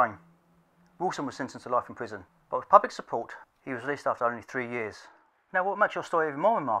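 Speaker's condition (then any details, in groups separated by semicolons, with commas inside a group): No condition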